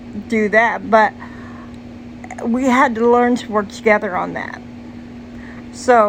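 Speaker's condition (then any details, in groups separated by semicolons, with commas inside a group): Cerebral palsy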